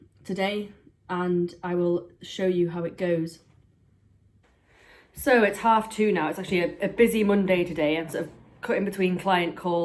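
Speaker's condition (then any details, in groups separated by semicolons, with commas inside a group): No condition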